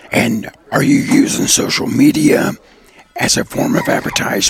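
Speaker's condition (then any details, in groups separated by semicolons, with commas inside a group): Throat cancer survivor; cancer beaten; raspy voice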